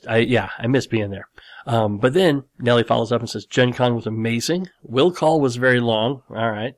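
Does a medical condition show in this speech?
Yes: cleft lip and palate; series of plastic surgeries for repair, skull bone chips grafted to reconstruct nose around age 12; nose still slightly crooked, large dent in skull at graft site.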